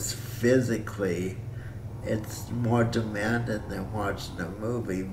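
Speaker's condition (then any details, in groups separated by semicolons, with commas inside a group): Cerebral palsy; breathing fine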